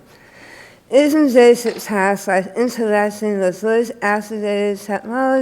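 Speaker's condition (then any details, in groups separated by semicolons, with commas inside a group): Tongue and floor-of-mouth cancer; tracheostomy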